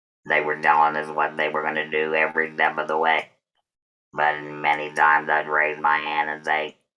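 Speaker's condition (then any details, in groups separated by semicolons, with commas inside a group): Total laryngectomy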